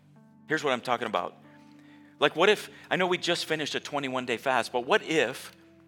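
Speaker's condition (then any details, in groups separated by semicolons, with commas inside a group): No condition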